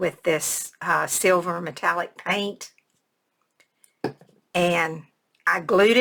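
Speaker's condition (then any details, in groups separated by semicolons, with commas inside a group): No condition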